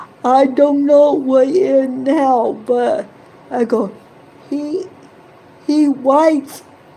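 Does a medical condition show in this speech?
Yes: cerebral palsy; present from birth.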